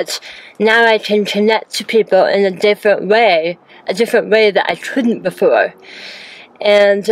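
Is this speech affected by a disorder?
Yes: hemi-glossectomy for oral cancer, hemiglossectomy; tongue tethered to cheek.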